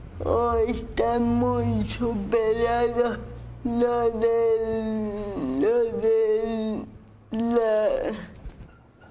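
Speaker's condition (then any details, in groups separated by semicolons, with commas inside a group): Cerebral palsy; speaks with difficulty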